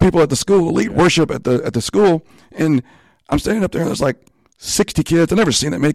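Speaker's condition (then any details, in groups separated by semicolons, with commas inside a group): Spasmodic dysphonia; voice issue, asks listeners to excuse voice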